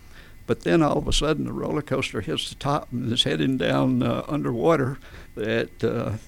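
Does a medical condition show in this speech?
Yes: spasmodic dysphonia; adductor type, no known cause, adult onset, first noticed speaking to groups, diagnosed by otolaryngologist, neurologists suggested psychological cause; vocal folds slam together, voice problems when speaking to groups.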